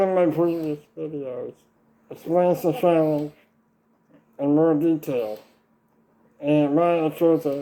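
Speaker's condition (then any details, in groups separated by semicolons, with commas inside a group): Duchenne muscular dystrophy; very limited chewing and swallowing, still eats by mouth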